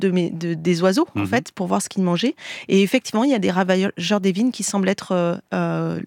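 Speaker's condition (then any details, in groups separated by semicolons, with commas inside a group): No condition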